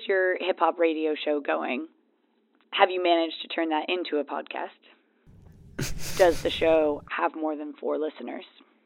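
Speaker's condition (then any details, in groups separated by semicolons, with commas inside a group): No condition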